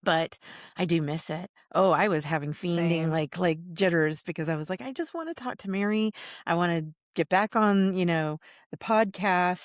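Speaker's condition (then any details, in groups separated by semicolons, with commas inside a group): No condition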